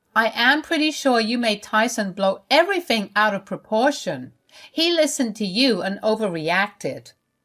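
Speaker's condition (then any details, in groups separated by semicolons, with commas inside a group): No condition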